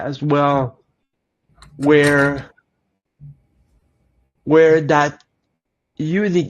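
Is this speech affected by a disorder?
Yes: cerebral palsy; lifelong.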